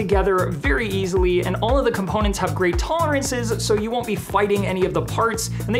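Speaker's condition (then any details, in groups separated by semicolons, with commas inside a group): No condition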